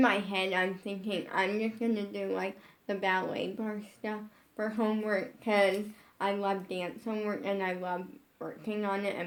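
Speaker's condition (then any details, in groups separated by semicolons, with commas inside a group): Brain injury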